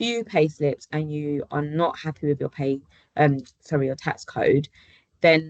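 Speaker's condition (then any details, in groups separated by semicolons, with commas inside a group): No condition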